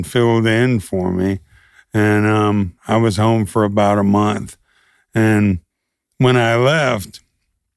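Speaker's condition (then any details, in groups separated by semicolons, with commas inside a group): ALS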